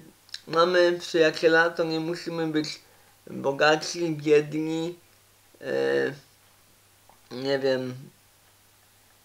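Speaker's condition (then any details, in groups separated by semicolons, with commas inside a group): Cerebral palsy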